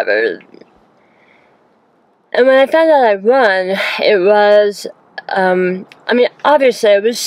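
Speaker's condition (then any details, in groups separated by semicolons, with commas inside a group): Hemi-glossectomy for oral cancer, hemiglossectomy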